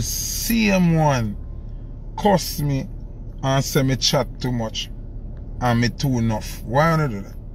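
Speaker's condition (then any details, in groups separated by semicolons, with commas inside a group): No condition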